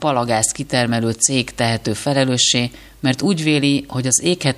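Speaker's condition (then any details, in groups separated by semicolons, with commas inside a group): No condition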